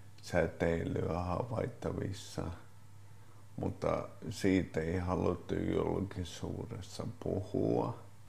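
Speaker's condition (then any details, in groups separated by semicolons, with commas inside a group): Multiple sclerosis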